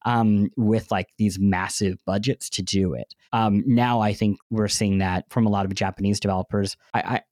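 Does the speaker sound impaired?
Yes: cleft lip and palate; bandaged.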